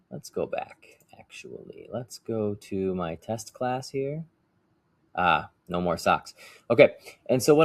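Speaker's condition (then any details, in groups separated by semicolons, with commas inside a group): No condition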